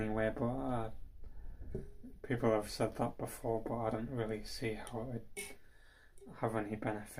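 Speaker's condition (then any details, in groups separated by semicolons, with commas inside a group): Cerebral palsy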